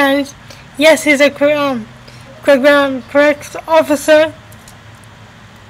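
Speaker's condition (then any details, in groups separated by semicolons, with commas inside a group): Cerebral palsy; uses a wheelchair, had surgery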